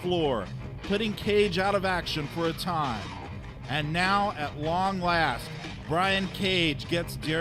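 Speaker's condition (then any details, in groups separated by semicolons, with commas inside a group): No condition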